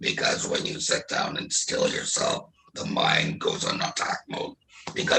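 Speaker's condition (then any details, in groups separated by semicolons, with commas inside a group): Laryngectomy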